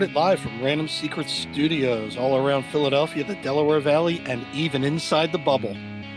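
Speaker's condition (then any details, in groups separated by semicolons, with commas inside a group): No condition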